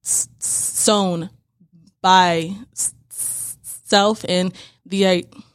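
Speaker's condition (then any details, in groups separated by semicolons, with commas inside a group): Stuttering; prolonged sounds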